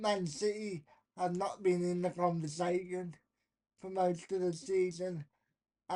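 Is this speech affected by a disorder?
Yes: cerebral palsy.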